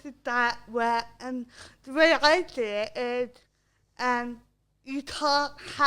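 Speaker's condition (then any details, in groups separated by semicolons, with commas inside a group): Cerebral palsy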